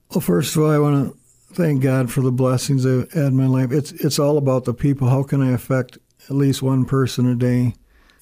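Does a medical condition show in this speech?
Yes: Parkinson's disease; stutters and stammers.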